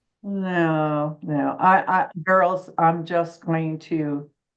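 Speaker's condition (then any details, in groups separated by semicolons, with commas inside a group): No condition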